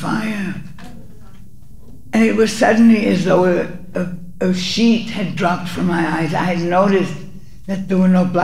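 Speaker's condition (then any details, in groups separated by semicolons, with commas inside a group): Parkinson's; forgets names while speaking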